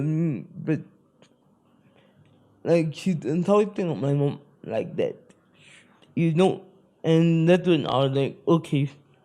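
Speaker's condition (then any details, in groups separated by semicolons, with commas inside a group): Spastic cerebral palsy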